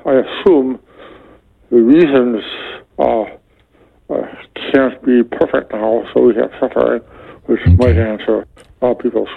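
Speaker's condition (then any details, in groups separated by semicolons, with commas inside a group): Medication-induced speech impediment; speech impediment caused by abilify; speech impediment present during call; effort needed to be understood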